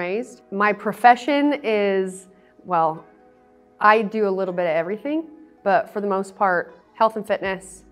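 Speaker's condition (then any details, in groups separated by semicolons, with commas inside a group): No condition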